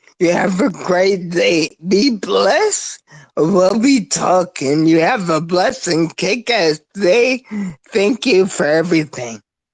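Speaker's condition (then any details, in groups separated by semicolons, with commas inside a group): Spinocerebellar ataxia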